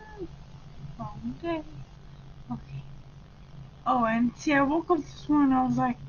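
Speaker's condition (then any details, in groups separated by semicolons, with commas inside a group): Brain injury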